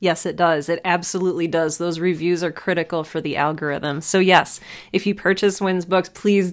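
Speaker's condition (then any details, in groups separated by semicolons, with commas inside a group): No condition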